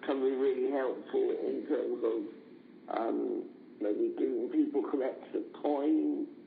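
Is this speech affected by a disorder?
Yes: cerebral palsy; neurological condition, does not drive, needs support worker.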